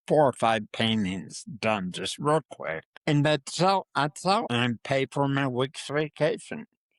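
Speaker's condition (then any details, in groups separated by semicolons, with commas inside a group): Parkinson's disease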